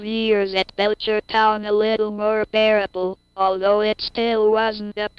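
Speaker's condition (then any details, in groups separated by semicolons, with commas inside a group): Cerebral palsy; cannot move limbs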